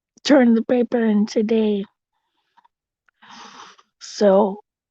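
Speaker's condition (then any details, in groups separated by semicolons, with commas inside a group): Cerebral palsy; tracheotomy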